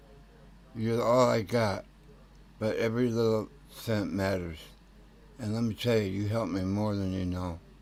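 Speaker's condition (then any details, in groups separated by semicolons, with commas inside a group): Tongue cancer; tongue tumor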